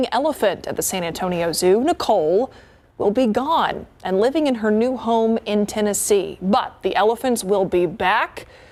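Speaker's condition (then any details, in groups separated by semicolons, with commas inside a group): No condition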